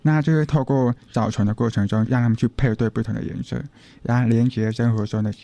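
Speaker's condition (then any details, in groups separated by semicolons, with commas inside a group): Hearing impairment; host hints hearing loss may be audible to listeners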